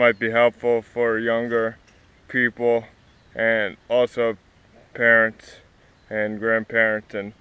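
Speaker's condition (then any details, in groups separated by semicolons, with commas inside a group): Cerebral palsy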